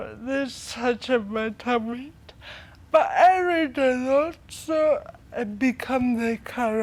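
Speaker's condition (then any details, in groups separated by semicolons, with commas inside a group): Cerebral palsy; speech affected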